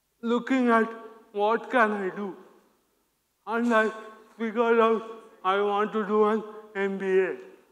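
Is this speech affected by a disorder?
Yes: cerebral palsy.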